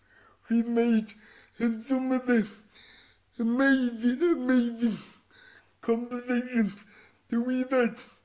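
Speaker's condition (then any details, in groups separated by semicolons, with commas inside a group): Cerebral palsy; voice described as unusual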